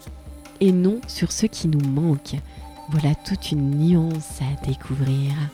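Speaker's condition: No condition

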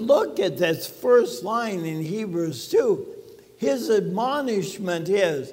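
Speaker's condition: ALS; talks funny, speech sounds abnormal

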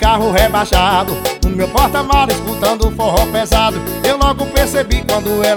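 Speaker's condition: No condition

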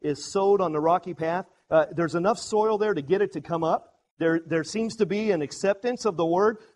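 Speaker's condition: No condition

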